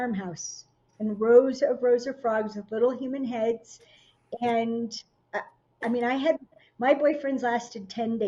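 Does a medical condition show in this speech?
No.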